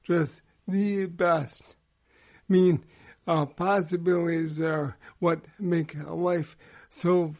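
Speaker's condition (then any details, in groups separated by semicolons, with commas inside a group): ALS; worsening daily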